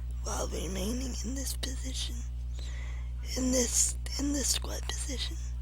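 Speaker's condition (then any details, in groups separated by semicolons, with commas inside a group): Cerebral palsy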